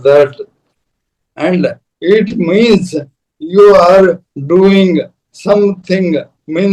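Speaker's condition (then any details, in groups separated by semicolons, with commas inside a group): ALS / motor neuron disease; onset around 2022, diagnosed last year, mobility very severely affected; speech very severely affected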